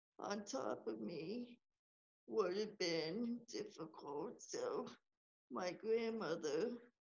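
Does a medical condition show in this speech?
Yes: cerebral palsy; from birth, fever after birth, moved to Stillwater Oklahoma, diagnosed soon after, hip surgery around 11; age 32, wheelchair user.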